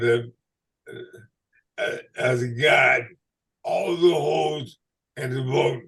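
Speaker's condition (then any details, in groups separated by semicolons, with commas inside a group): ALS/MND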